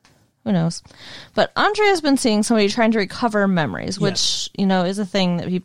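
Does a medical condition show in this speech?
No.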